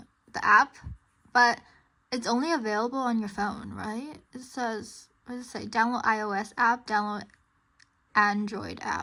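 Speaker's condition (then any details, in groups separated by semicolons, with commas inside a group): No condition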